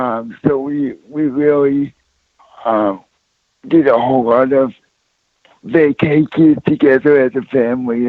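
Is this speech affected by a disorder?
Yes: cerebral palsy.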